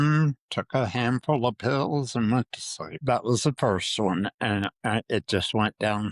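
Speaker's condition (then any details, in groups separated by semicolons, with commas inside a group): Parkinson's disease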